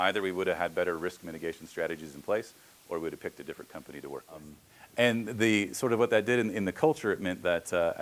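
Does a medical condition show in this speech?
No.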